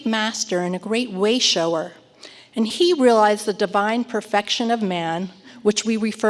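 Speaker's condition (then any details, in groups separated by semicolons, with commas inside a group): No condition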